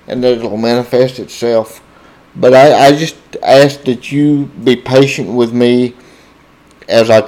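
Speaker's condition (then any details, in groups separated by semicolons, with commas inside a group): Cerebral palsy, spastic diplegia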